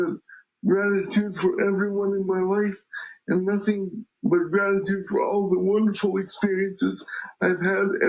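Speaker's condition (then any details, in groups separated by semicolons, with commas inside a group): Cerebral palsy; power wheelchair user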